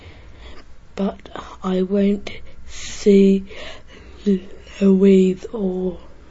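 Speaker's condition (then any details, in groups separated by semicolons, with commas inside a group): Stammer; childhood stammering, attended small stammering therapy group; attended two-week course in London on coping with stammer; prolonged sounds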